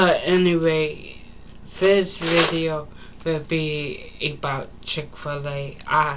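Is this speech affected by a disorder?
Yes: mild cerebral palsy.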